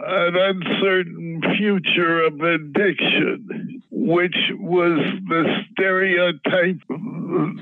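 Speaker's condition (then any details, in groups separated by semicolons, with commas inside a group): Parkinson's disease; preferred by tincture dropper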